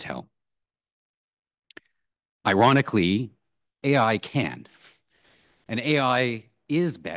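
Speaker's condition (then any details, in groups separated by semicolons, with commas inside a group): No condition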